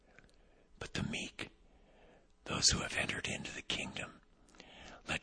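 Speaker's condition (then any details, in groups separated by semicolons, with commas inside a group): Vocal cord paralysis, unilateral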